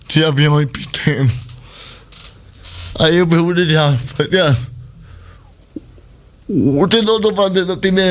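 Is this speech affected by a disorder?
Yes: cerebral palsy; speech not normal.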